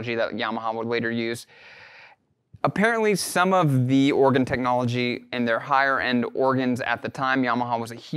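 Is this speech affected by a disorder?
No.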